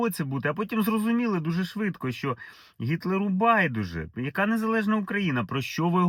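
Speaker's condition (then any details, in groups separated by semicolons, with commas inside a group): No condition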